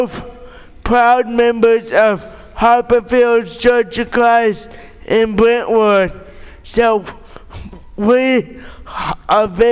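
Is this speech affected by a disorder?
Yes: cerebral palsy; born premature.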